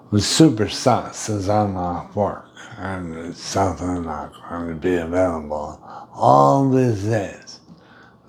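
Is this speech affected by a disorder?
Yes: brain injury.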